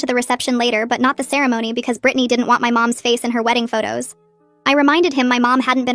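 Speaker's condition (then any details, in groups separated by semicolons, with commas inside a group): No condition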